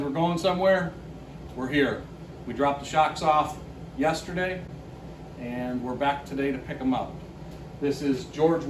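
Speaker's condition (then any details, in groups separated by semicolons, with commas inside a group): No condition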